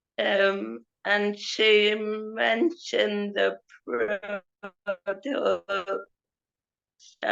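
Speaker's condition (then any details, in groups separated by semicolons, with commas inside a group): Cerebral palsy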